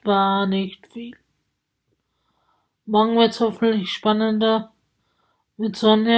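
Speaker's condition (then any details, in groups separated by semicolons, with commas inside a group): Spasticity from birth; multiple sclerosis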